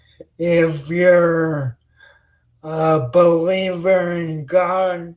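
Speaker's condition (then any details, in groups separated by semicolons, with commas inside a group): Spinocerebellar ataxia; slightly staccato speech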